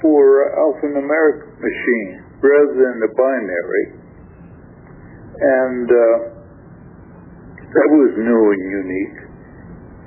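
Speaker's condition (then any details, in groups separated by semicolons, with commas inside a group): Stroke affecting throat muscles; listener says speech sounds fine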